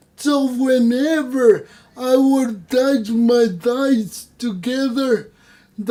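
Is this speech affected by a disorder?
Yes: cerebral palsy; voice.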